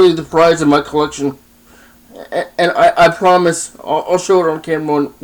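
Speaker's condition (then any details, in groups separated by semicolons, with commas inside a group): Cerebral palsy, spastic diplegia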